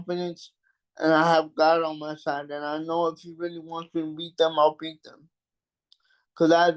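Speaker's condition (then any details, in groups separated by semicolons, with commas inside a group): Cerebral palsy; mild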